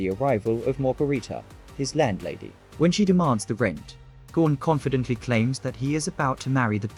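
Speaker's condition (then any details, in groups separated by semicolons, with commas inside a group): No condition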